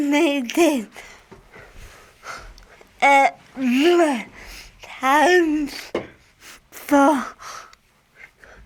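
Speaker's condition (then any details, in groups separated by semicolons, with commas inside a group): Cerebral palsy; from birth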